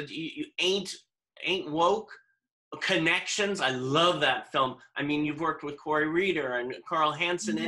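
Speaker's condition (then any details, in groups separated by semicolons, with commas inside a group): No condition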